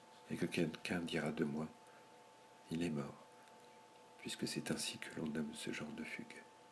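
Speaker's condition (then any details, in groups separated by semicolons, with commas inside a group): No condition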